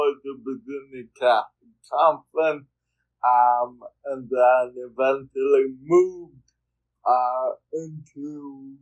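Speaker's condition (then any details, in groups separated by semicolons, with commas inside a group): Cerebral palsy; speech therapy in childhood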